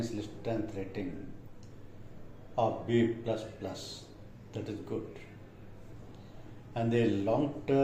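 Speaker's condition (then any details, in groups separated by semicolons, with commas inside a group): No condition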